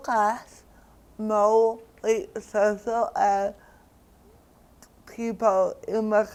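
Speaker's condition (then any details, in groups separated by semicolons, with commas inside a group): Cerebral palsy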